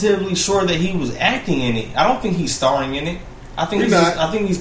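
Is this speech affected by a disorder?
No.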